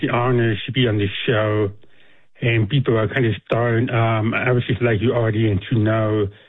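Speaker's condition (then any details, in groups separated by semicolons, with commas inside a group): Deafness; speaks with a deaf accent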